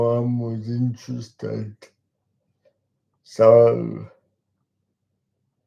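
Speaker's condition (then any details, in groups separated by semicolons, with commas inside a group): Cerebral palsy; talks slowly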